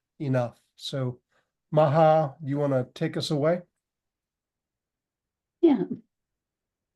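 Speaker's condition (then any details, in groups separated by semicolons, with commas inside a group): No condition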